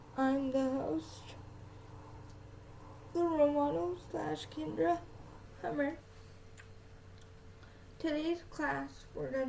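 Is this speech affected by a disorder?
Yes: cerebral palsy, spastic.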